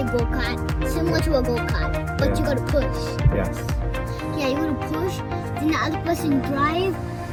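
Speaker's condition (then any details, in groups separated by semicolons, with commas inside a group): No condition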